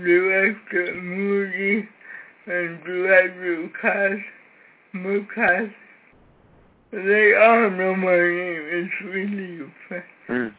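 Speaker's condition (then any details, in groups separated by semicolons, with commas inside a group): Cerebral palsy; severe cerebral palsy from birth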